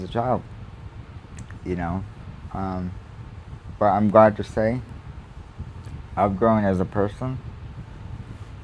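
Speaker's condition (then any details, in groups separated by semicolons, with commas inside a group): Cerebral palsy; adult, spasms, repositions in chair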